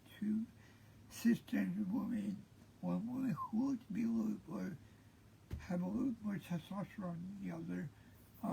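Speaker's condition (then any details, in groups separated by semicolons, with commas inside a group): Cerebral palsy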